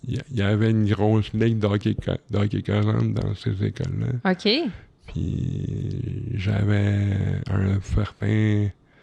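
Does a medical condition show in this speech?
Yes: cerebral palsy.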